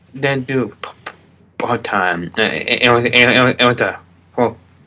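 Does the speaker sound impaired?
Yes: Down syndrome.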